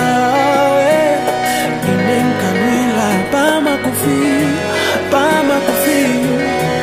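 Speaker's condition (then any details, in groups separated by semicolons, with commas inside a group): No condition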